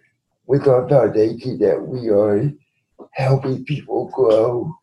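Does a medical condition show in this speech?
Yes: cerebral palsy; quadriplegic, present from birth.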